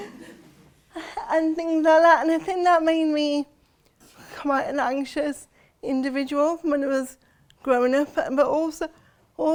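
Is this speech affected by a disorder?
Yes: cerebral palsy; since birth.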